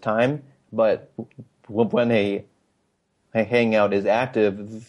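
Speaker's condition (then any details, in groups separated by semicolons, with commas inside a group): Stuttering; formerly on receiving end of stuttering support groups, NSA local chapters; talks more freely about and advertises stuttering, less ashamed since joining Stutter Social hangouts; blocks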